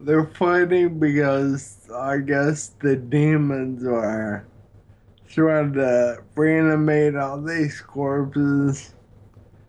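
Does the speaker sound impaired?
Yes: Friedreich's ataxia; no cure or treatments.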